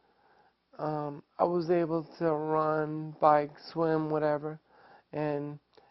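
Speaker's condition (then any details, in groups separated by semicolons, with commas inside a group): ALS; after diagnosis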